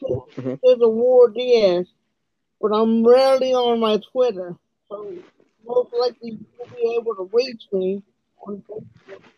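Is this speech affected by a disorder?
Yes: cerebral palsy; lifelong wheelchair use, types with one right index finger; speech too slow to keep pace with thoughts.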